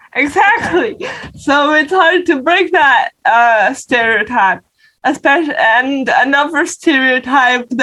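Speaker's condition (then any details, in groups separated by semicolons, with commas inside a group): Cerebral palsy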